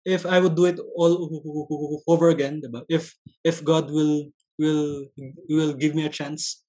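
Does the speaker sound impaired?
Yes: stuttering; stutter since early childhood, noticed on entering grade school; ongoing stutter, actively coping through Toastmasters public speaking club and speech contests; broken, choppy non-fluent speech, dreads answering strangers like jeepney drivers, public communication affected; here repeated words, prolonged sounds.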